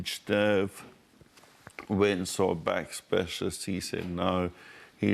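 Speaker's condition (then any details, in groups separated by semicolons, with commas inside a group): Motor neurone disease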